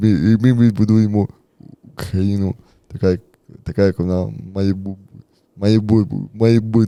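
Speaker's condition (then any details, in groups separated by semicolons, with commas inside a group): Cerebral palsy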